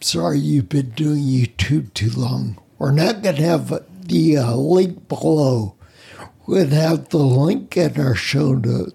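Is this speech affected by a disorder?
Yes: spinocerebellar ataxia; rare neuromuscular disease, mobility challenged, disabilities for over 20 years, seen by neurologist; speech impediment.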